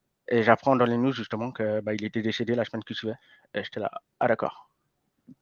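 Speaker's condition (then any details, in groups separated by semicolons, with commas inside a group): Hearing impairment from birth; congenital hearing loss, diagnosed around age 4, lip reading since birth, school to learn spoken French; learned to speak at age 4, slight effect on speech noticeable now and then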